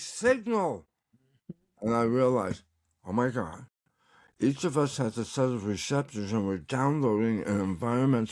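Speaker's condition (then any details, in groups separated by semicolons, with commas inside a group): Tongue cancer; recovering, tongue exercises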